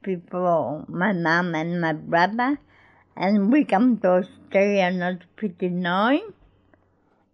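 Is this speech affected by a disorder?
Yes: cerebral palsy; had speech problems in childhood, began talking after attending Gruella school.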